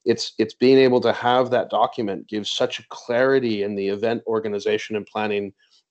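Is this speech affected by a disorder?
No.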